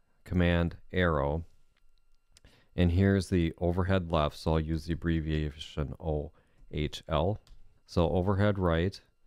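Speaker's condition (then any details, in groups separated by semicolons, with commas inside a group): No condition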